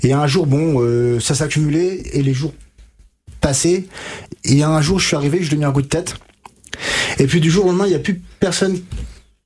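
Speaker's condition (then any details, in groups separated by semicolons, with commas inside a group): Stuttering; onset age 5 to 6, severe from age 5 to 20, untreated in childhood; age 33, therapy from age 20 with stuttering specialist Catherine Daubier, Nancy, fluency techniques; blocks and repetitions, formerly could not finish a sentence without blocking; blocks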